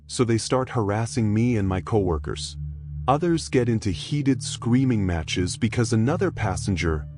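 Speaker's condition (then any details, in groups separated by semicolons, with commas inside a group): No condition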